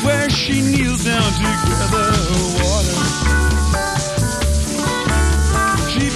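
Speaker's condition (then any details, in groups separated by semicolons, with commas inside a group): No condition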